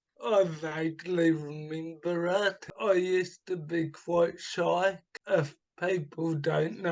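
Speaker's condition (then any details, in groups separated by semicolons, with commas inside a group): Cerebral palsy; from birth, oxygen starvation at birth, affects right hand, speech; much improved after therapy, not fully recovered; slightly unusual voice, much improved, not fully recovered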